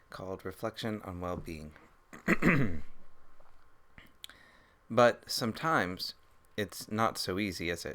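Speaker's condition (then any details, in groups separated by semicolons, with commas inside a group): No condition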